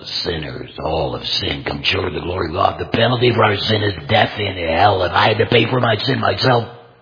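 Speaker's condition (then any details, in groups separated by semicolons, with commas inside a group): Total laryngectomy; may cough while speaking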